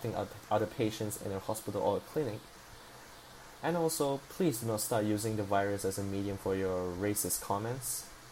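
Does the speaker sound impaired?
No.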